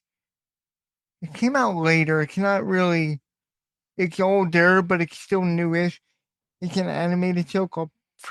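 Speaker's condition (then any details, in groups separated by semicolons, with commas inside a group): Cerebral palsy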